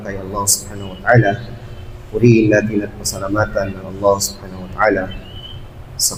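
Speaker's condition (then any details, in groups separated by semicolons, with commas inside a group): No condition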